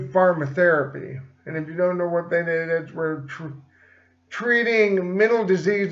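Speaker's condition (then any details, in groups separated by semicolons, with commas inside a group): Cerebral palsy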